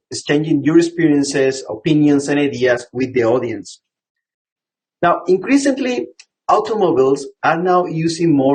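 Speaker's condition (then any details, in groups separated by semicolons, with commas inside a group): No condition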